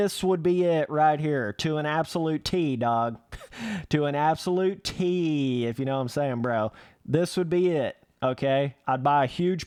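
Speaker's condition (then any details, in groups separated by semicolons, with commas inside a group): No condition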